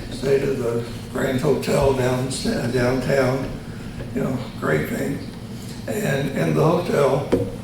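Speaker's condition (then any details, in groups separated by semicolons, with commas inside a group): Tongue cancer surgery; both sides of tongue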